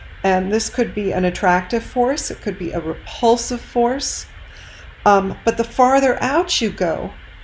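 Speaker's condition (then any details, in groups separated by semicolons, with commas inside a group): No condition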